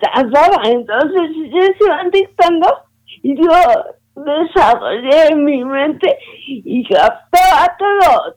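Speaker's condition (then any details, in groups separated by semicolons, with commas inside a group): Cerebral palsy; premature birth, negligent right knee tumor surgery cut tendons, not walking at 18 months, diagnosed 18-19; some difficulty speaking, able to speak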